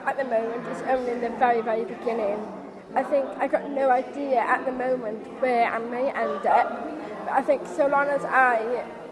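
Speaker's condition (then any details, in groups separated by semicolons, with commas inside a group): Down syndrome; learning disability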